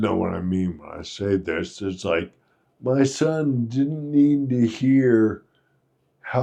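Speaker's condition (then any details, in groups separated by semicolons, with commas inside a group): Friedreich's ataxia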